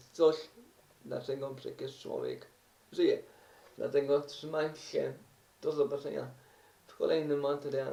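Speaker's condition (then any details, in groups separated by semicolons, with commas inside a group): Cerebral palsy; uses wheelchair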